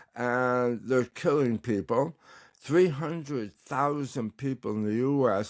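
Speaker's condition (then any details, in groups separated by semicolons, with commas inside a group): Tongue cancer; recovering, tongue exercises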